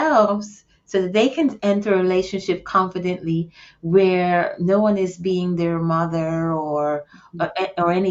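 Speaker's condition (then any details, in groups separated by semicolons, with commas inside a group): No condition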